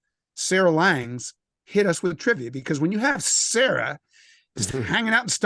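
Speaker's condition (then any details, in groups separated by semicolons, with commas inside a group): No condition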